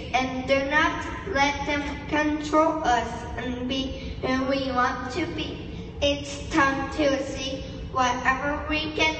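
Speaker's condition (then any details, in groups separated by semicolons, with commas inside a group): Cerebral palsy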